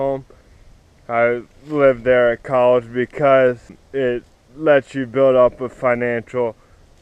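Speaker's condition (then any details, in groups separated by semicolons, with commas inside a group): Cerebral palsy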